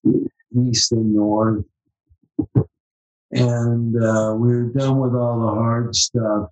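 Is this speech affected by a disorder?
Yes: ALS; cramping, spasticity, fasciculations from about 5 years ago, onset age 53, throat worst, legs minimally affected; slurred speech, lost deep resonating radio voice, throat badly affected.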